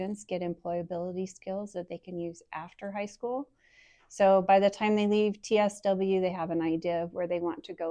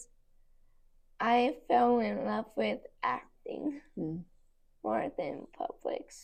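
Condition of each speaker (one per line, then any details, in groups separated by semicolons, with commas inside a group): No condition
Cerebral palsy; affects muscles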